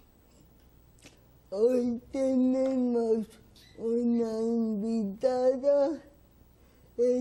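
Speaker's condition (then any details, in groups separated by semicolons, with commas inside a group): Cerebral palsy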